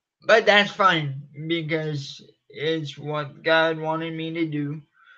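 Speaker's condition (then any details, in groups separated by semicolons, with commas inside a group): Cerebral palsy; from birth, uses wheelchair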